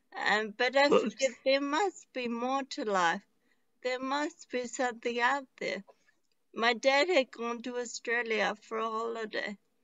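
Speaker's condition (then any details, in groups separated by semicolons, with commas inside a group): Traumatic brain injury; relearned talking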